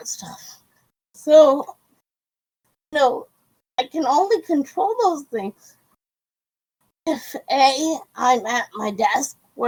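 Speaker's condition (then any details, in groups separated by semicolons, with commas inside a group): Cerebral palsy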